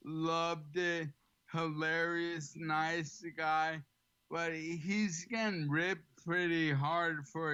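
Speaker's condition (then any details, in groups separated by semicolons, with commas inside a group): ALS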